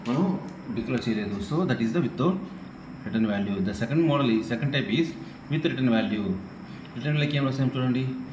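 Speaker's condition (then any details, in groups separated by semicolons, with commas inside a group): No condition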